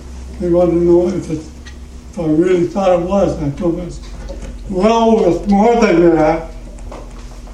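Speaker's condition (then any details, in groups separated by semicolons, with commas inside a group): Parkinson's; trouble in the throat while speaking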